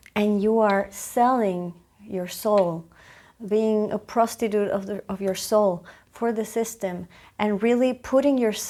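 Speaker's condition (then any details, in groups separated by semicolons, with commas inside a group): No condition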